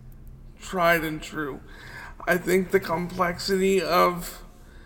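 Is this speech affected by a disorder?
Yes: cerebral palsy; wheelchair user.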